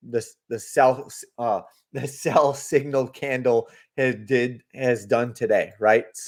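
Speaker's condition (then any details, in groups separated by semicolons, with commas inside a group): No condition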